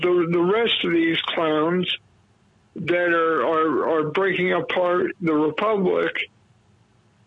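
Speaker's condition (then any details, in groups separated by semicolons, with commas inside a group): Cerebral palsy; premature low birth weight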